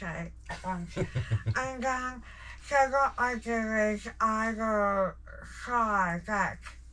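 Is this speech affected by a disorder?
Yes: jaw cancer surgery; tracheostomy.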